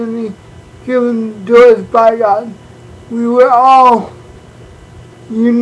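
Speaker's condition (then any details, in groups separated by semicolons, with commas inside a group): Cerebral palsy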